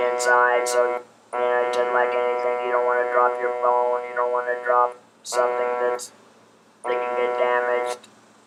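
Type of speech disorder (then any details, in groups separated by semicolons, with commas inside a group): Electrolarynx speech; laryngectomy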